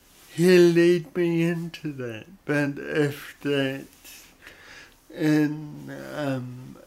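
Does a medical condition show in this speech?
Yes: cerebral palsy; odd sort of voice.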